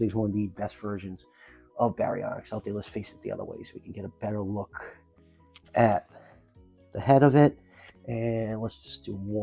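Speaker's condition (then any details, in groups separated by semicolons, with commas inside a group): No condition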